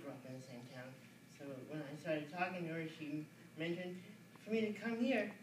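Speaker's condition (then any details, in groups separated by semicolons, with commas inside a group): Cerebral palsy; from birth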